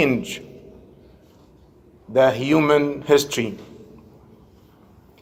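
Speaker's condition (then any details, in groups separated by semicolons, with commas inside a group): No condition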